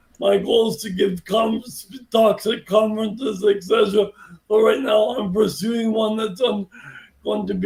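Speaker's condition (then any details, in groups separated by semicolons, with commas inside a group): Brain injury; speech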